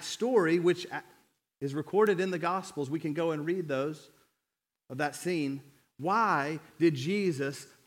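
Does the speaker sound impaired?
No.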